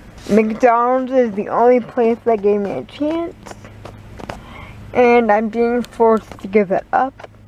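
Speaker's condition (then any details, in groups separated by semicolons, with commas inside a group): Cerebral palsy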